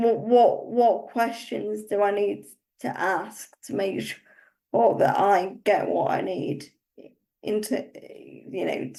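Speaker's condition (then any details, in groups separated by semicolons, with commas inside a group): Cerebral palsy; uses wheelchair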